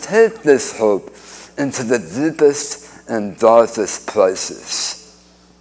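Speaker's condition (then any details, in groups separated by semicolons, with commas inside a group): Speech impediment after cancer surgery; speech impediment from reconstructed tongue tied to mouth floor, no speech with tracheostomy after surgery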